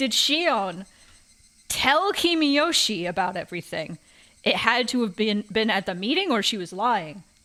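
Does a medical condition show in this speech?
No.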